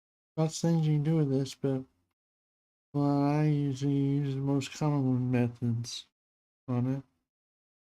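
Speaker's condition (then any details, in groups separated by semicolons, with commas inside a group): Parkinson's disease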